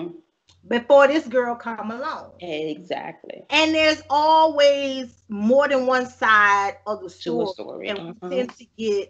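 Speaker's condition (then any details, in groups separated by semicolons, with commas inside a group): No condition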